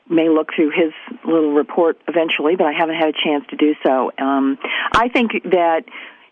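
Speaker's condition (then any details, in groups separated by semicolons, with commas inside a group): No condition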